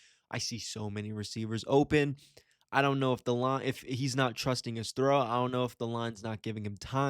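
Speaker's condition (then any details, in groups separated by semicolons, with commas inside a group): No condition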